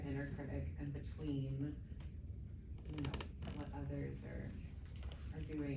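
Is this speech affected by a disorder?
No.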